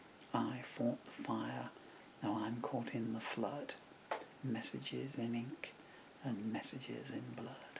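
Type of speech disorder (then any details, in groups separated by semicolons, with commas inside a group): Bulbar dysarthria; progressive bulbar palsy (MND)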